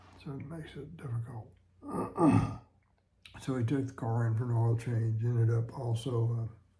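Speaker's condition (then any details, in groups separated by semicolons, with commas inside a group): Parkinson's disease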